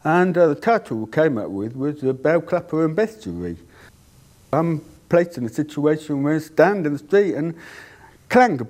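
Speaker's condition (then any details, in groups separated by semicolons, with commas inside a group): Deafness; cannot hear own voice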